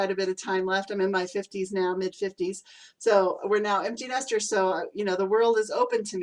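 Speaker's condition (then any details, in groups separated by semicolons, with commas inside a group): No condition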